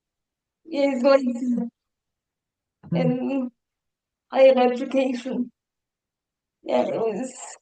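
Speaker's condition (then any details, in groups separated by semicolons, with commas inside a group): Cerebral palsy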